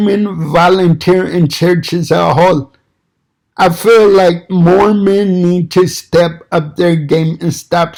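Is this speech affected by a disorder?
Yes: cerebral palsy; fine motor impairment.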